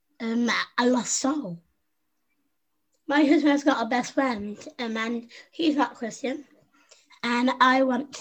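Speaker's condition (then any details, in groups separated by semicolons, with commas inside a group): Down syndrome; adult woman, 25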